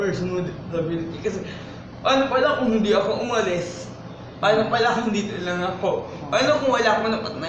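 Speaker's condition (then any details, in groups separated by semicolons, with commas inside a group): Mild cerebral palsy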